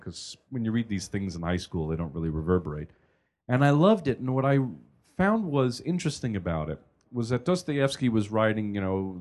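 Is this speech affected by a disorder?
No.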